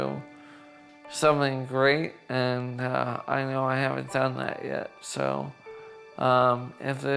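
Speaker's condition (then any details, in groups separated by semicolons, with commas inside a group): ALS; onset with upper body and upper chest spasms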